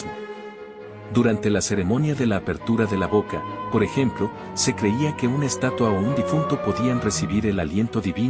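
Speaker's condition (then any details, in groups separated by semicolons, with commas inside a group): No condition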